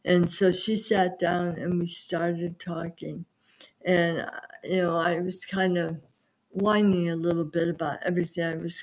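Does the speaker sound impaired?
Yes: aphasia; aphasia after stroke at age 52, possibly familial, 3 months rehab, occupational and outpatient therapy; voice affected, worse when overly tired, former radio voice lost, host says sounds fine.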